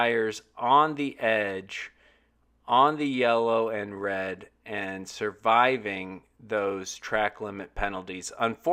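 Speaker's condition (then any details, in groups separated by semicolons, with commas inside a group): No condition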